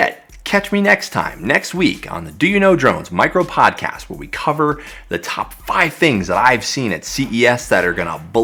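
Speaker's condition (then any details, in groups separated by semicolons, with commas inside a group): No condition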